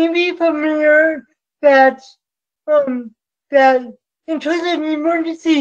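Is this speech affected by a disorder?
Yes: cerebral palsy.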